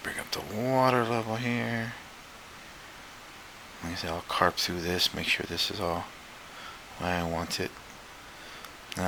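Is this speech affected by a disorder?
No.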